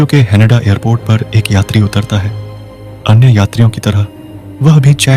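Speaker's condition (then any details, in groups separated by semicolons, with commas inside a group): No condition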